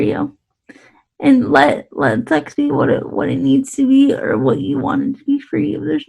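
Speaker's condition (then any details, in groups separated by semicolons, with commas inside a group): Cerebral palsy; quadriplegic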